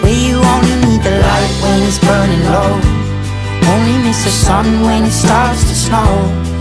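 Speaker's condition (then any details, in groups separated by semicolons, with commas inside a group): No condition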